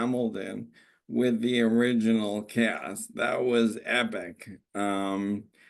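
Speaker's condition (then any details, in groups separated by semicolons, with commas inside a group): ALS; normal a year ago, no longer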